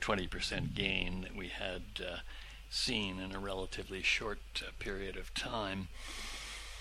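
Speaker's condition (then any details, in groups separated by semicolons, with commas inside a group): No condition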